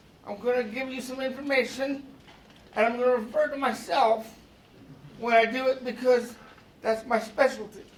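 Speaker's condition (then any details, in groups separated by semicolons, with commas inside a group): Cerebral palsy; brain cell damage at birth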